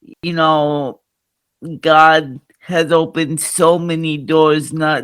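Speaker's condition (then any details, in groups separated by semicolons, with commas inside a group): Cerebral palsy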